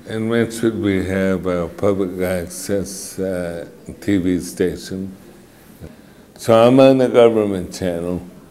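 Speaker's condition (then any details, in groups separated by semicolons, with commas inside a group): Mitochondrial disorder; affects speech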